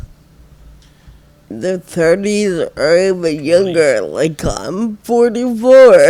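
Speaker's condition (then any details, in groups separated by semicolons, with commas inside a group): Friedreich ataxia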